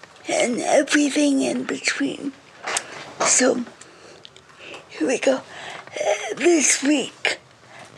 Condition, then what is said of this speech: Cerebral palsy. And because I'm an awful reader, because my cerebral palsy affects my reading and my speech and a whole lot of other things, I'm gonna let the iPad read it to us.